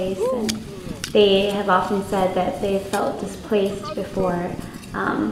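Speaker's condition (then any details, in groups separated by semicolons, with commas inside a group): No condition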